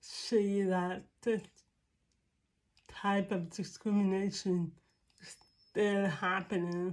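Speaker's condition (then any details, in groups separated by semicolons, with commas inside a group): Cerebral palsy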